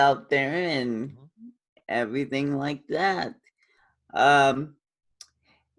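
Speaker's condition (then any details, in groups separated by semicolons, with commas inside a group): Cerebral palsy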